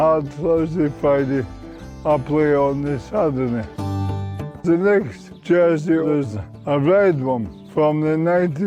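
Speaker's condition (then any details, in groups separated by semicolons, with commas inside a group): Motor neuron disease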